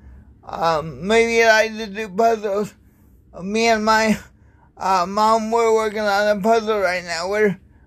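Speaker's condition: Cerebral palsy; without the additional related health conditions some others with it have

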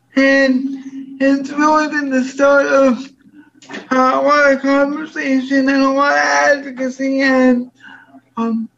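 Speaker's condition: Cerebral palsy; diagnosed age 2, intervention at Danville Child Development Center, Apple 2gs computer, full-time aide at school

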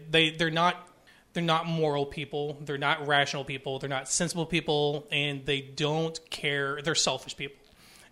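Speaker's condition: No condition

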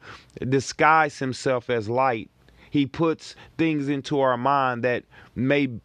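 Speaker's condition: No condition

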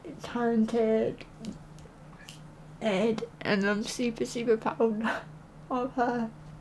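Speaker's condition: Cerebral palsy; present since at least primary school

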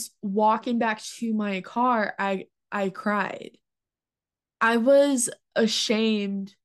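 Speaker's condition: Stuttering; including blocks; more overwhelming than other stuttering, talking exhausting, fear of speaking; prolonged sounds

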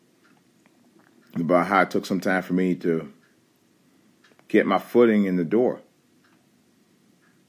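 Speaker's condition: No condition

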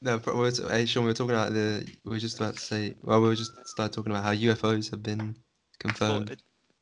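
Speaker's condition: No condition

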